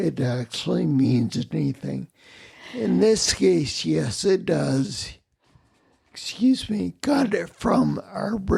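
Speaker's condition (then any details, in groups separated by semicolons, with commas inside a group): Multiple sclerosis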